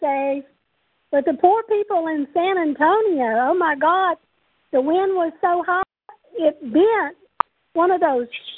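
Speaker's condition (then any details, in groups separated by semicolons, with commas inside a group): No condition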